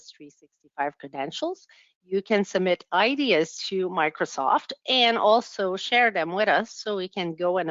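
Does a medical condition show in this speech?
No.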